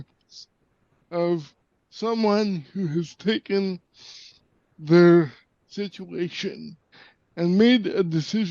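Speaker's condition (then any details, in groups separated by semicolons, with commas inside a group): Cerebral palsy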